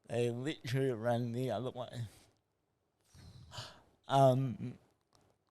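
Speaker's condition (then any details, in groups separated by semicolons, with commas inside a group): Cerebral palsy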